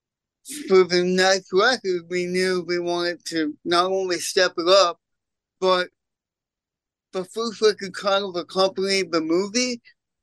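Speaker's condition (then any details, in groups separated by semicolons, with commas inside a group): Cerebral palsy; congenital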